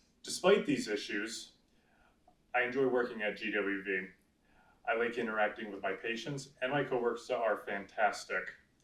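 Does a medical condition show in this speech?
No.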